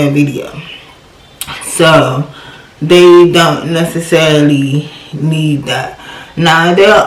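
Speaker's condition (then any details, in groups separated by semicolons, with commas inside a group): Cerebral palsy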